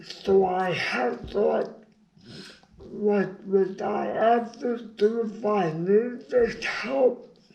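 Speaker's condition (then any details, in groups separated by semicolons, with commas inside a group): Brain injury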